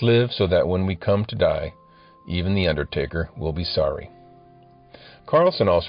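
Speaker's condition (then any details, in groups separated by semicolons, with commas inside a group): No condition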